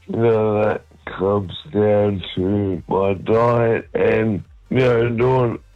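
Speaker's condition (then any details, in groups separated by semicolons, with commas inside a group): MND; motor neurone disease, diagnosed a little over a month ago; symptoms stable, maintained with diet and exercise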